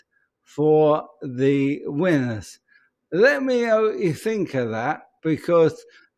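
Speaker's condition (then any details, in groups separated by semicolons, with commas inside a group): ALS; speech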